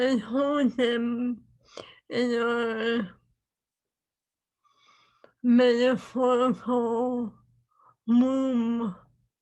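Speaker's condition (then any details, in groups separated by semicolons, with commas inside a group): ALS; swallowing lost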